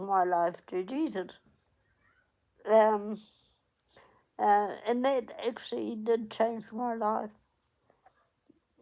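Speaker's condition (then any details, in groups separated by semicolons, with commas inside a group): Cerebral palsy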